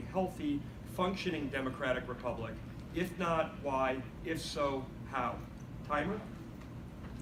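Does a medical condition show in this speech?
No.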